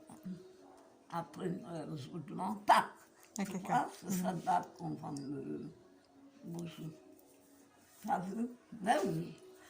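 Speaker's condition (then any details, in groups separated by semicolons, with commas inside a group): Meige syndrome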